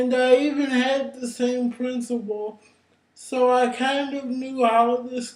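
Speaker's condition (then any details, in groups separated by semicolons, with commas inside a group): Cerebral palsy; brain injury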